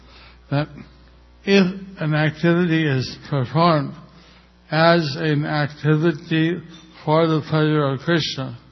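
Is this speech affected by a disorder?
Yes: stroke with facial paralysis; pronunciation less clear than before due to partial facial paralysis.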